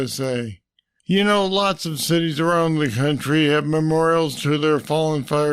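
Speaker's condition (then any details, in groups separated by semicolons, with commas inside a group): Parkinson's disease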